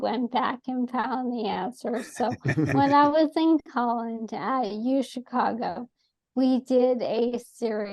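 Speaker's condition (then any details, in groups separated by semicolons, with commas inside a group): ALS; atypical case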